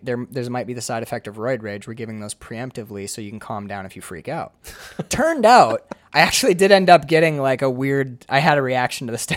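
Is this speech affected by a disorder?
No.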